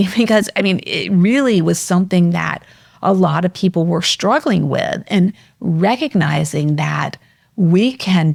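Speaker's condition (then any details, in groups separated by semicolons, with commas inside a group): No condition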